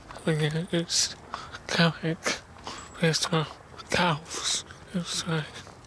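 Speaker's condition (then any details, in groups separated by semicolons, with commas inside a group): Cerebral palsy; speech disability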